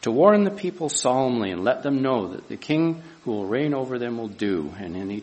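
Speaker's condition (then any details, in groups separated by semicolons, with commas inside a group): No condition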